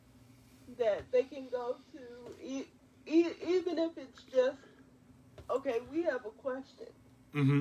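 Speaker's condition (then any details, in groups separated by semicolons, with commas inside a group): Quadriplegic cerebral palsy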